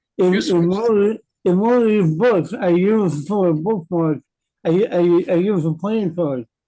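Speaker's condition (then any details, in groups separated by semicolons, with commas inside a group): Cerebral palsy; present from birth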